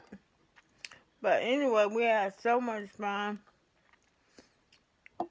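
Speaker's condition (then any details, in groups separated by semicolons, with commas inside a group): ALS; affects hands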